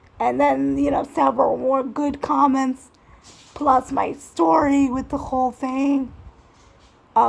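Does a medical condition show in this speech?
Yes: cerebral palsy.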